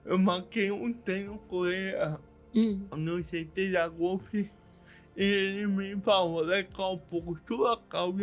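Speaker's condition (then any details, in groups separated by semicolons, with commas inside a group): Cerebral palsy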